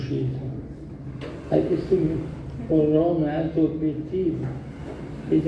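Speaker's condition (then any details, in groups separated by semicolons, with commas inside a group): ALS (sla); bulbar form; marked dysphagia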